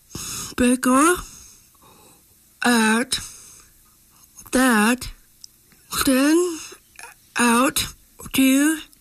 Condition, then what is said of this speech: Down syndrome. I have problems with talking a lot, staring in a lot, like right now.